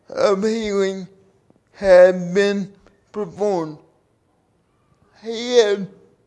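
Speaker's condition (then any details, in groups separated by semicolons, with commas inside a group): Cerebral palsy; from birth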